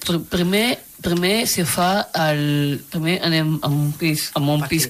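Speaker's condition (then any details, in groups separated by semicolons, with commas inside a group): Down syndrome; three copies of chromosome 21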